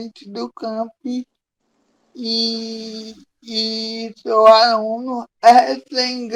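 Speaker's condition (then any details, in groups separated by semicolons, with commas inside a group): Cerebral palsy; from birth; difficulty speaking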